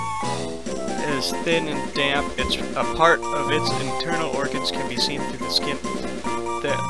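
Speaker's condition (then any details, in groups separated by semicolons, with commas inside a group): No condition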